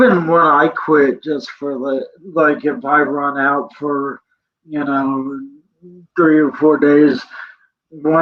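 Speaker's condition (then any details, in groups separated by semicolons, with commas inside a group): Cerebral palsy; present from birth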